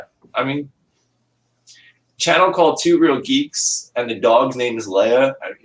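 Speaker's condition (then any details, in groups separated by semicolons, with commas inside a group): No condition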